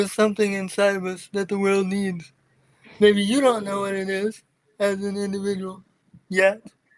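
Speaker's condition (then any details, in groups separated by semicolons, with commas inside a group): Cerebral palsy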